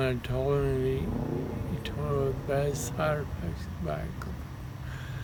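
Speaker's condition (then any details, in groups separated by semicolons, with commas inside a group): Parkinson's; ataxia form; taking sativa, walking about 270 steps, advised off baclofen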